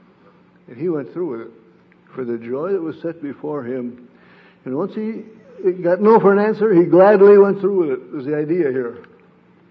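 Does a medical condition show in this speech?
Yes: Parkinson's disease; lost balance and body coordination.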